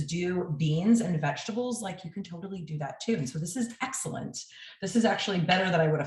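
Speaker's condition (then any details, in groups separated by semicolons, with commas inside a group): No condition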